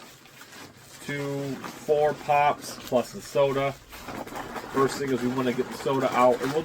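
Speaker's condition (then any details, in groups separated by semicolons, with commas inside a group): No condition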